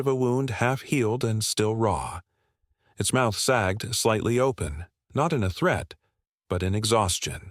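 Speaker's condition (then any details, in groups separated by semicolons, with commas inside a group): No condition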